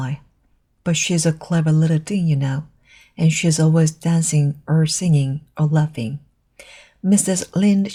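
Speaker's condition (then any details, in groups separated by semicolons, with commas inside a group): No condition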